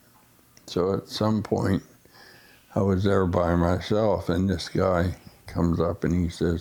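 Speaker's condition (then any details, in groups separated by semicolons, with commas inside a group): Essential tremor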